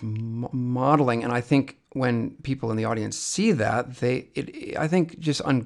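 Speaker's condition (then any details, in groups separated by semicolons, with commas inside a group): Stuttering; speech therapy approach of advertising stuttering openly; stutters noticeably when co-presenting with wife Talia on stage, stutters deliberately as a joke; prolonged sounds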